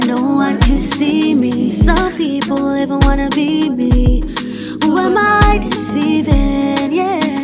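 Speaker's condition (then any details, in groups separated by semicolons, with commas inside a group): No condition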